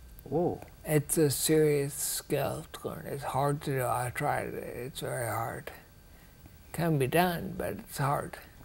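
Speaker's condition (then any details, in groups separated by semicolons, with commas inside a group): Ataxia; rare, progressive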